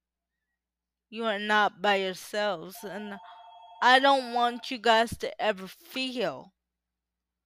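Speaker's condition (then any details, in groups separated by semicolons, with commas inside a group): Cerebral palsy; uses power wheelchair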